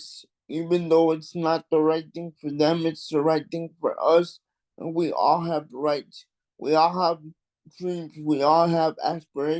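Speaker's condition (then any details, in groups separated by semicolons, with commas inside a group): Cerebral palsy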